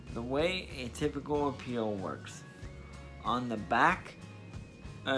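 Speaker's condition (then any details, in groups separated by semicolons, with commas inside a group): Spastic diplegia cerebral palsy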